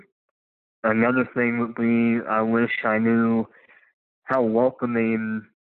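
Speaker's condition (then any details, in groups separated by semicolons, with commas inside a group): Cleft lip and palate; congenital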